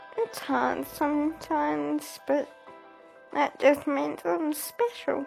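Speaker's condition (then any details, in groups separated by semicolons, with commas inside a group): Motor neurone disease (ALS); childhood motor neurone disease, diagnosed at 9, Royal Children's Hospital, after collapsing episodes, no treatment; 14 years old, 5 years post-diagnosis, wheelchair, transfers by mother, Munchie and brother, constant pain, nausea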